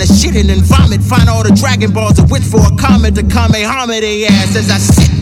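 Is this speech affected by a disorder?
No.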